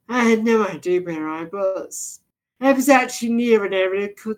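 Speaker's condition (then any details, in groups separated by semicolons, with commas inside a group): Deafness, severe; sees blurs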